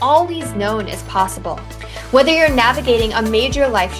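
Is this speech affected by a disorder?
No.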